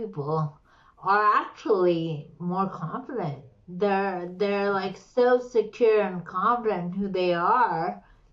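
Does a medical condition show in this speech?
Yes: slurred speech.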